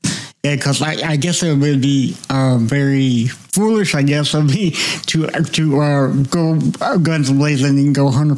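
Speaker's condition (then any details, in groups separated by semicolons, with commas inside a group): Cerebral palsy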